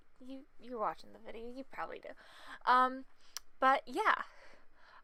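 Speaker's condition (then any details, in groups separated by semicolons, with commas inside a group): No condition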